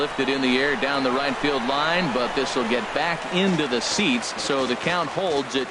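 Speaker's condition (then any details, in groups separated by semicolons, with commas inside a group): No condition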